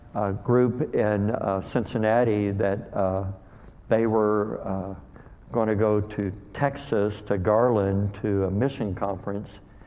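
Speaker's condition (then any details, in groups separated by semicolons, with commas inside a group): Cleft lip and palate; called hair lip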